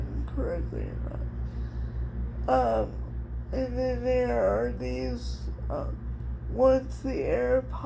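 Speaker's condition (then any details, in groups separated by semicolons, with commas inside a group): Cerebral palsy; speech somewhat affected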